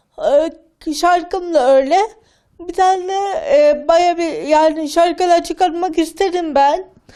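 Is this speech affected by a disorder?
Yes: cerebral palsy; premature birth oxygen deprivation, affects muscles, uses wheelchair; age 19, numerous operations, botox injections; speech difficulty from muscle tightness, improved by reading aloud.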